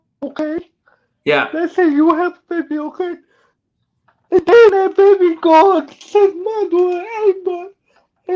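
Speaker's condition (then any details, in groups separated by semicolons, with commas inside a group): Cerebral palsy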